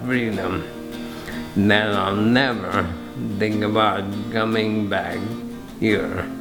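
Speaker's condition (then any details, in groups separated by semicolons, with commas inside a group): ALS; still mobile; affects speech and breathing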